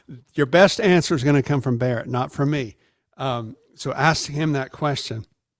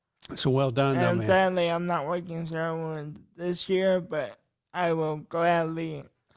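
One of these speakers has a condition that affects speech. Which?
The second: cerebral palsy; cannot type, dictates writing; atypical speech, concentrates on voice and pronunciation publicly.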